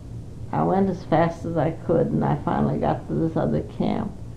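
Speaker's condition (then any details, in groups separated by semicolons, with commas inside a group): Parkinson's disease; Parkinson's for 5 years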